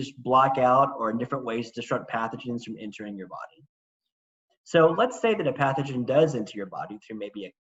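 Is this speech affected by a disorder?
No.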